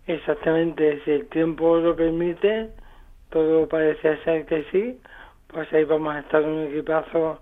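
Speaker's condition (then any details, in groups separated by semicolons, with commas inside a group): Amyotrophic lateral sclerosis; diagnosed three years ago; still able to attempt climb of Picu Urriellu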